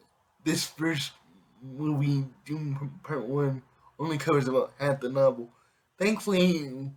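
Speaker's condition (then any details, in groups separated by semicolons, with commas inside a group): Cerebral palsy; affects all muscles; able to speak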